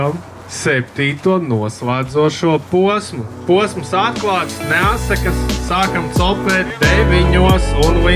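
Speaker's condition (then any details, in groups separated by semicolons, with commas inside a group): No condition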